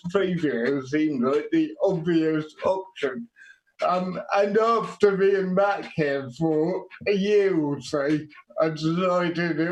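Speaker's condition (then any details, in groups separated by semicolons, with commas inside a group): Quadriplegic cerebral palsy; quadriplegic form, birth injury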